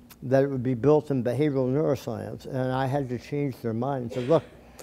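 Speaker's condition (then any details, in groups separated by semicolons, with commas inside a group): Tongue cancer surgery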